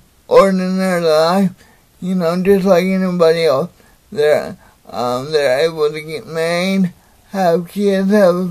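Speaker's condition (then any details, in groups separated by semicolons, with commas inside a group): Cerebral palsy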